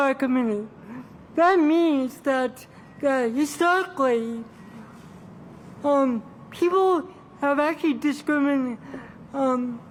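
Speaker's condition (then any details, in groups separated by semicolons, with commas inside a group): Cerebral palsy; from birth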